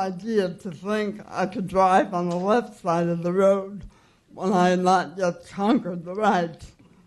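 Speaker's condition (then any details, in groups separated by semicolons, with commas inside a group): Cerebral palsy; from birth, shaky hand, abnormal walk; disability accent, usually comprehensible, occasionally less, halting voice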